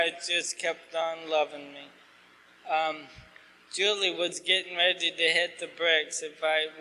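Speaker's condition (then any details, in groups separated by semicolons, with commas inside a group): ALS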